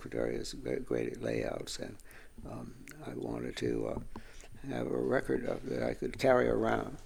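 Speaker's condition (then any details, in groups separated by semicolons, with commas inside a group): Parkinson's; on medication under Dr. Fawn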